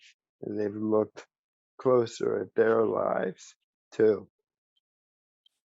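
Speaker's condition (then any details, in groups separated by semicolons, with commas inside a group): ALS; speech still preserved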